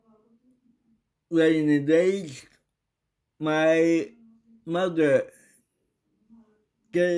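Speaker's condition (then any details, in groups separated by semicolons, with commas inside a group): Cerebral palsy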